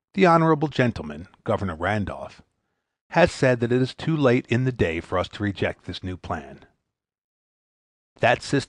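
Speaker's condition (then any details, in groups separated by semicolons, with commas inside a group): No condition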